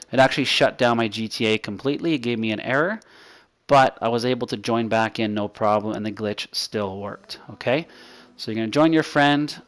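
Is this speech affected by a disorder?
No.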